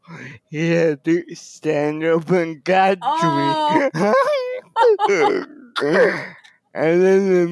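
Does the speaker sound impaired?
Yes: cerebral palsy; wheelchair user, can walk short distances with help; speech affected by cerebral palsy, others worried listeners would not understand.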